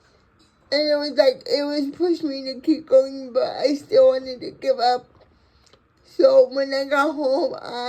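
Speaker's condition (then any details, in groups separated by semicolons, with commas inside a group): Cerebral palsy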